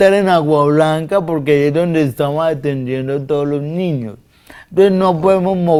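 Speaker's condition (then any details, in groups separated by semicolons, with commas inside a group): Cerebral palsy; difficulty speaking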